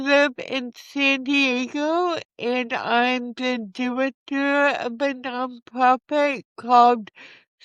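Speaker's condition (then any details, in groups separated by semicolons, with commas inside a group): Cerebral palsy; from birth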